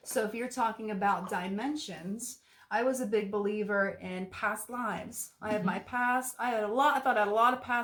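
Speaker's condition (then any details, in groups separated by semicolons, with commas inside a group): No condition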